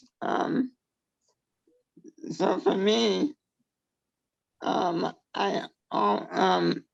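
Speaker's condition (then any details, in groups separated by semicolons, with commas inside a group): Traumatic brain injury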